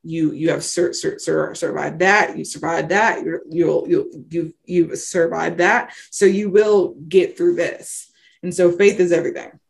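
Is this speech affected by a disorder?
Yes: stuttering; stutter since childhood, lifelong, frequent, parents rewarded getting a full sentence out; ongoing frequent stutter, once avoided phone calls and speaking, now speaks publicly; frequent whole-word and part-word repetitions, fillers um and uh, revisions; here repeated sounds, repeated words.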